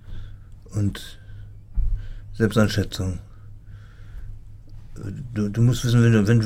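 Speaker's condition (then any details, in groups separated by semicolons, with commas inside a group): Parkinson's disease; fine motor decline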